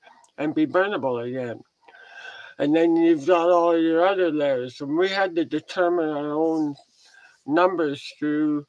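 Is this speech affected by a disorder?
Yes: head and neck cancer surgery; survivor.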